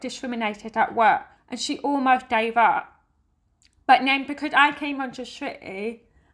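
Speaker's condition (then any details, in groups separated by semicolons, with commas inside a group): Deafness; heavy metal rock indistinct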